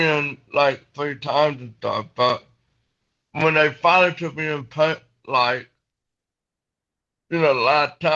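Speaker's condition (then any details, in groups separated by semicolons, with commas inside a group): Cerebral palsy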